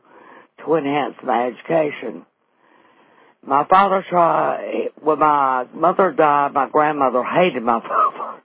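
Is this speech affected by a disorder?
Yes: vocal cord paralysis after stroke, unilateral vocal fold paralysis; familial stroke at age 35, one vocal cord paralyzed, wheelchair user, left hand slightly impaired; more than 6 years after stroke, types with one hand; can no longer sing since vocal cord paralysis.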